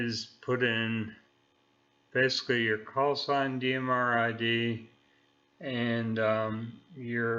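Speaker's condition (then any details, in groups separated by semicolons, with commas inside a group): Neurological disease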